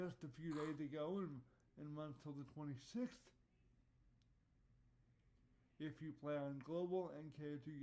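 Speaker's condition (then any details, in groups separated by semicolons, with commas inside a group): Cerebral palsy; voice tone sometimes odd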